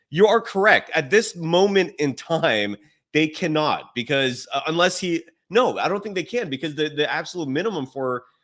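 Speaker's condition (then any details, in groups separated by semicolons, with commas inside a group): No condition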